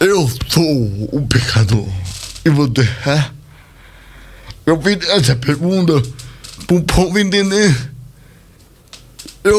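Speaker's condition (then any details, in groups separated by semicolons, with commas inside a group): Cerebral palsy; speech not normal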